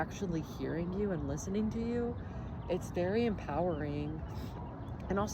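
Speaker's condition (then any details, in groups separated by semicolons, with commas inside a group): No condition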